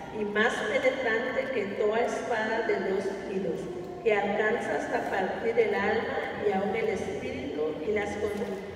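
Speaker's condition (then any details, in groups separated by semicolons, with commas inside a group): No condition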